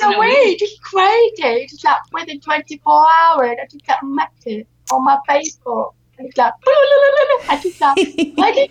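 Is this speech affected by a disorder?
Yes: deafness with cochlear implant; cochlear implant for about 10 years; relies on lip reading to understand others.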